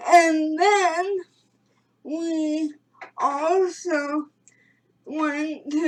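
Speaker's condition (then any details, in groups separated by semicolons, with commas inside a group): Cerebral palsy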